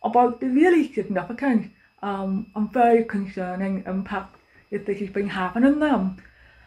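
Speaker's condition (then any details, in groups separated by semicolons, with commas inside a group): Deafness; cannot use telephone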